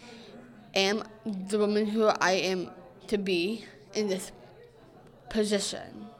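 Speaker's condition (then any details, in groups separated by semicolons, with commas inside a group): Down syndrome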